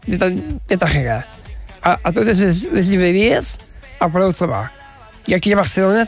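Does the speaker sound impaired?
Yes: Down syndrome; genetic condition, told by parents in early childhood, understood gradually while growing up; communicates clearly, less nervous than many guests, per host; practised structuring ideas through video.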